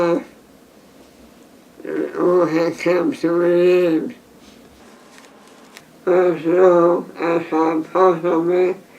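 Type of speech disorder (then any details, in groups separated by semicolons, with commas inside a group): Slurred speech; motor neurone disease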